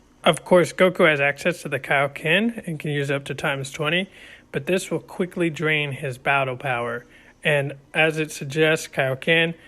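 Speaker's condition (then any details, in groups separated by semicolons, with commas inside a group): No condition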